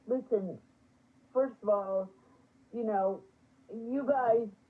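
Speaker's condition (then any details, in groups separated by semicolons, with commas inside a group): Spastic quadriplegic cerebral palsy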